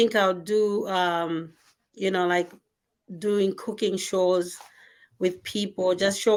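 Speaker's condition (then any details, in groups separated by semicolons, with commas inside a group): No condition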